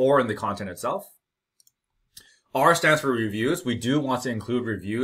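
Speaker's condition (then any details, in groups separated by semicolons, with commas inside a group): No condition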